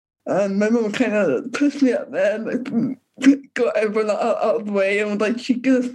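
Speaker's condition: Cerebral palsy; tight tense muscles

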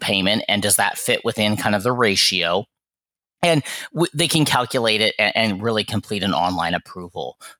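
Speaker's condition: No condition

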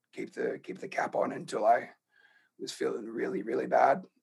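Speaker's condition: Laryngeal cancer; in voice box

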